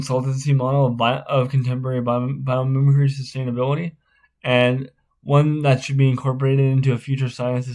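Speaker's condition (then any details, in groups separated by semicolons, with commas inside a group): Spastic cerebral palsy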